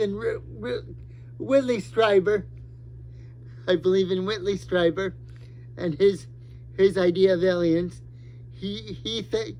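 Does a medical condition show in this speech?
Yes: cerebral palsy.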